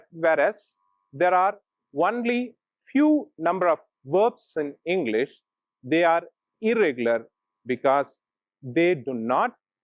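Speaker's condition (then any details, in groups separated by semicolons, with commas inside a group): No condition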